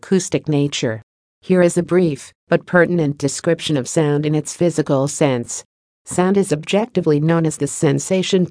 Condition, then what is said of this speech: None; typical speech.